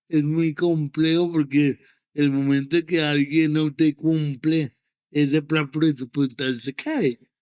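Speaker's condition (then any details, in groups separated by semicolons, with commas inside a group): Cerebral palsy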